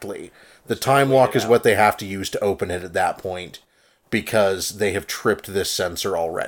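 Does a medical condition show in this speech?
No.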